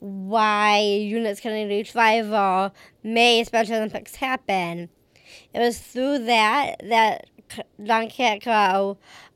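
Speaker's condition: Down syndrome; age 31

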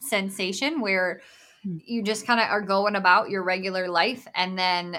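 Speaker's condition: Bilateral cleft lip and palate; congenital

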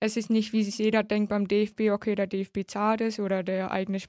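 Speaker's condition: Hard of hearing since birth; congenital severe hearing loss, nearly deaf, detected at age three, left cochlear implant since age nine

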